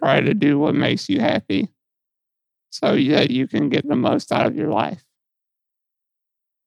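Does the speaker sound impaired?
Yes: muscular dystrophy; lifelong, muscle atrophy and weight loss, muscle and fat lost around tailbone, repositioned in bed by mother.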